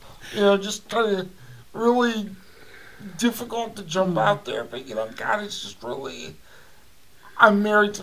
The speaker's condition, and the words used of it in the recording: Cerebral palsy. It affects, as you can tell, my voice.